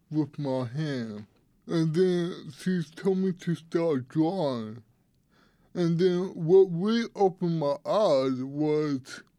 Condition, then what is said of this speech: Cerebral palsy. So it also affects my speaking, my walking, my hands.